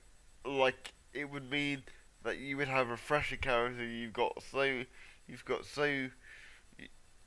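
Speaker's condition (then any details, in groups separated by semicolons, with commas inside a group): Cerebral palsy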